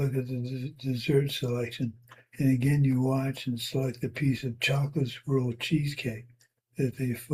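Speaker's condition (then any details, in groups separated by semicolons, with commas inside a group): Parkinson's; tremor varies day to day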